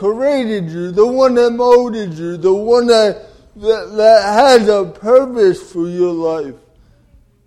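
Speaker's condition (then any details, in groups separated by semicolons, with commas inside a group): Cerebral palsy; delayed development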